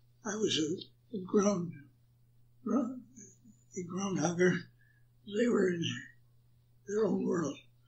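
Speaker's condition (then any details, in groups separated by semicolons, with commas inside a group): Parkinson's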